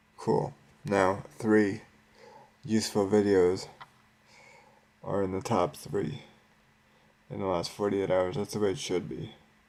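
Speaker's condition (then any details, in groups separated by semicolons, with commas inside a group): Cerebral palsy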